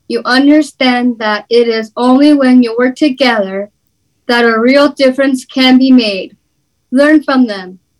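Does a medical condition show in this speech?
Yes: Down syndrome; visible disability.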